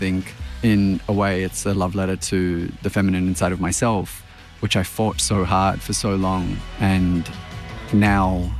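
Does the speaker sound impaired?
No.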